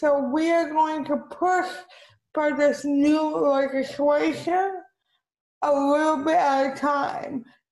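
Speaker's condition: Cerebral palsy; physical therapy

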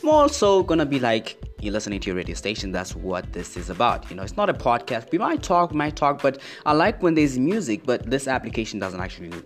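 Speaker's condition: No condition

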